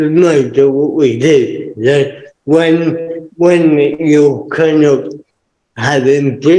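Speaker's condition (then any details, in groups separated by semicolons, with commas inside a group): Cerebral palsy; permanent wheelchair user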